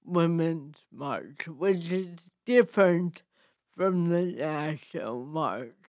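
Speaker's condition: Cerebral palsy with speech impediment

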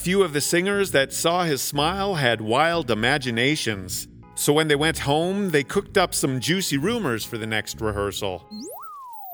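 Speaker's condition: No condition

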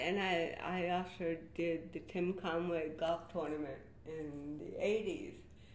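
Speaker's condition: Cerebral palsy, athetoid

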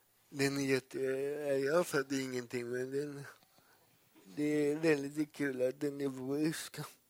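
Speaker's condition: Cerebral palsy; much improved through practice

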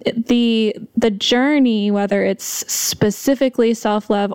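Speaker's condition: No condition

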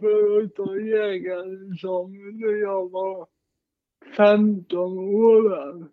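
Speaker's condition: Cerebral palsy, mild

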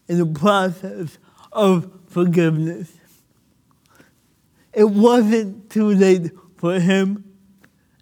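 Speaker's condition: Cerebral palsy; cord around neck

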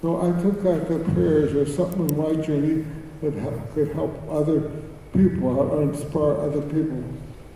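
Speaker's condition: Cerebral palsy; speech affected, choking episodes, choked on meat over 20 times, saved by Heimlich

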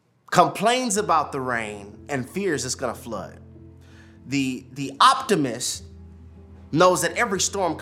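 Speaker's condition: No condition

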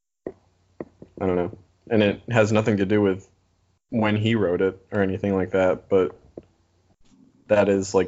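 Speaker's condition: No condition

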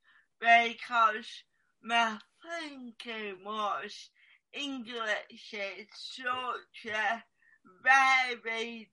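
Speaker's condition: Cerebral palsy; since childhood

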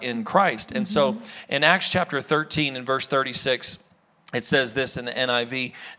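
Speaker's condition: No condition

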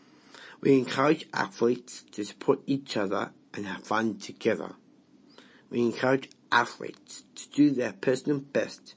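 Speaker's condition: Down syndrome; intellectual disability

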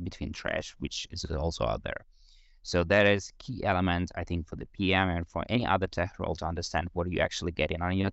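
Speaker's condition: No condition

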